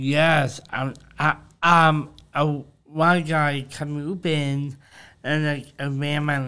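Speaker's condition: Down syndrome; congestive heart failure

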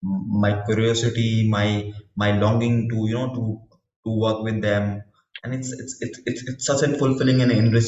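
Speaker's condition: Stuttering; childhood onset, talked little while growing up, stopped avoiding stuttering in last 18-20 months; full acceptance of stuttering, public speaker, better at articulating views with more speaking exposure; variable, some situations without stuttering, stutters a lot in some social settings; repeated words

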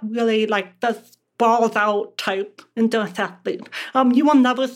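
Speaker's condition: Deafness; relies on lip reading

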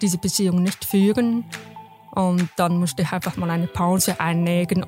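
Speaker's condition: Deafness; congenital profound hearing loss to deafness, detected at age one in hospital, later cochlear implant; wears hearing aids or cochlear implants with magnetic coil, can hear music, learning sign language; raised oral, intensive hearing and speech therapy, lip reading, felt therapist's vibrations to learn sounds

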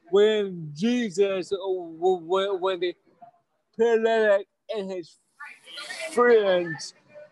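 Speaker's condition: Stuttering; stutter since at least college years, once severe, stuttered every word of first talk at OU campus ministry; milder now, still stutters; repeated sounds, prolonged sounds

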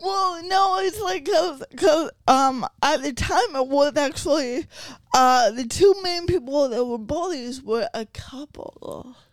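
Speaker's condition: Cerebral palsy

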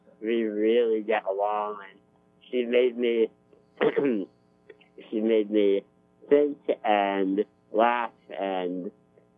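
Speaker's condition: Spinal muscular atrophy; Spinraza about 2 years, some strength gains, weakness progression stopped, needs help moving items, eating

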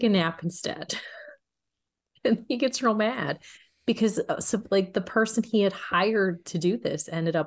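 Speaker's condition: No condition

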